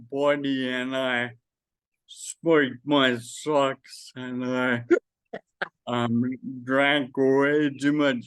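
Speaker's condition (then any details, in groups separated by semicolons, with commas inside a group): Friedreich's ataxia; does voice exercises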